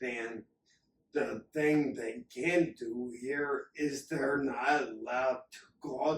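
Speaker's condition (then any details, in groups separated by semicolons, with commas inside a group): Acquired ataxia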